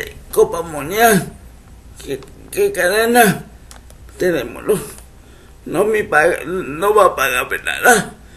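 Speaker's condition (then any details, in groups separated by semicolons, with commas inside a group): Cerebral palsy; uses wheelchair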